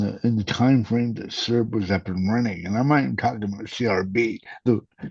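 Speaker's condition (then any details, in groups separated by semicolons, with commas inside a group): Cerebral palsy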